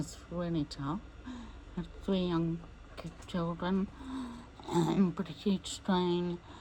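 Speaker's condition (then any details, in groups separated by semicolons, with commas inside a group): MND; voice may be difficult to understand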